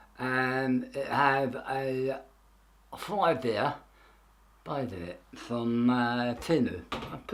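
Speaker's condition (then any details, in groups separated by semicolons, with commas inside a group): Tongue cancer; half tongue removed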